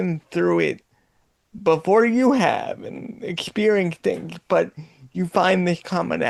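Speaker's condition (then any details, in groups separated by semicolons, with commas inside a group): Cerebral palsy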